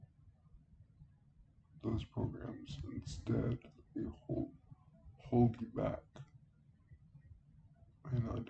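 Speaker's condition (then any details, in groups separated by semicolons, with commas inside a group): Cerebral palsy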